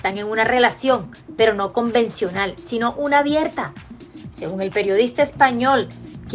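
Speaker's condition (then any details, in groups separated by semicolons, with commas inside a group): No condition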